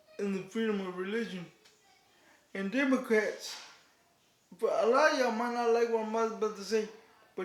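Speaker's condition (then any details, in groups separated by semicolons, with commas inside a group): Cerebral palsy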